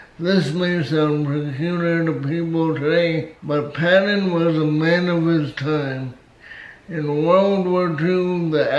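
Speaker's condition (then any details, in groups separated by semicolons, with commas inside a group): Cerebral palsy, spastic, severe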